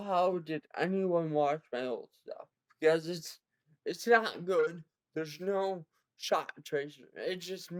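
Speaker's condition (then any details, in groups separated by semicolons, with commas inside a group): Cerebral palsy, severe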